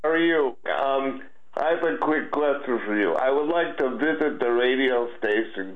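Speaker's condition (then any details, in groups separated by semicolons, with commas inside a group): Cerebral palsy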